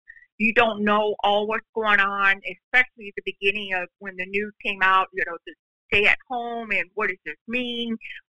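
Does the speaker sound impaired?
Yes: profound deafness; profound hearing loss, uses hearing aid, communicates in sign language; video relay service (VRS) interpreter on phone, hearing aid connected via Bluetooth for calls; speaks for herself in own voice via voice carryover, interpreter signs host's words.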